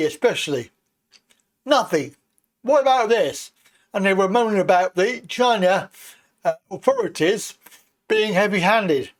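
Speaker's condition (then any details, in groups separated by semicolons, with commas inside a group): Cerebral palsy; can slur words, audible in voice tone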